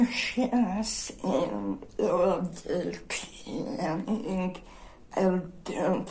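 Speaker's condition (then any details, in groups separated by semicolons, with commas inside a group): Generalized dystonia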